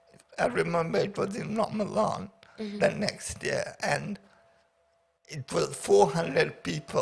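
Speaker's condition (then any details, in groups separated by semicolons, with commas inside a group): Paraplegia with essential tremor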